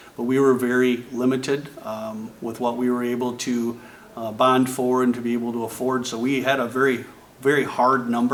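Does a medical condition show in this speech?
No.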